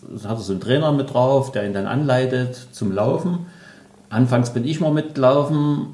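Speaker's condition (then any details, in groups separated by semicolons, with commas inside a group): No condition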